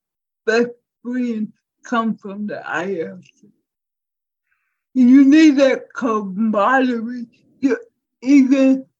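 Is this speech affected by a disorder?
Yes: cerebral palsy; from birth; speech impairment, voice sounds different, strangers wrongly assume cognitive disability on hearing voice.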